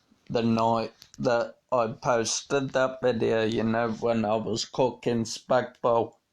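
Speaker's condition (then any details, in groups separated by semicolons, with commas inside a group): Multiple sclerosis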